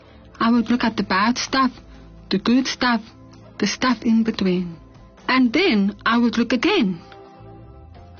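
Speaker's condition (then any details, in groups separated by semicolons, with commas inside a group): 97% hearing loss, severe; 97% hearing loss since childhood, struggled understanding in hearing school, cochlear implants for last 6 years; hearing brought up to 80% with cochlear implants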